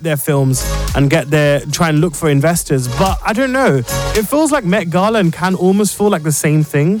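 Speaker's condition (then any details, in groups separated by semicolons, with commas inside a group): No condition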